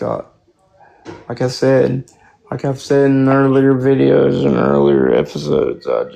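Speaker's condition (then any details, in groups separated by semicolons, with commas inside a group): Spastic quadriplegic cerebral palsy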